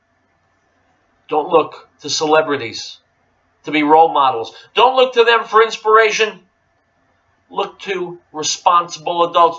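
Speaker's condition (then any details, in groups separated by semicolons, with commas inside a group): No condition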